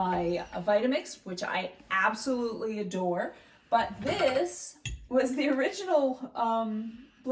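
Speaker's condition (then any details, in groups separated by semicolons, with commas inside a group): No condition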